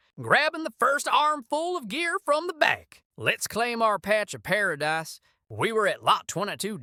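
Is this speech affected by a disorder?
No.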